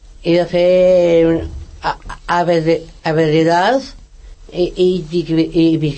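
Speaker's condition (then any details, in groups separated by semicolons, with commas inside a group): Down syndrome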